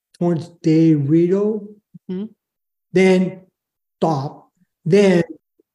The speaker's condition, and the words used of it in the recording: Aphasia. But with aphasia, I can't talk, right? I can't talk very good.